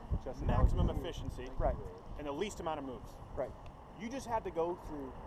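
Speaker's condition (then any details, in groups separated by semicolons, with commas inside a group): No condition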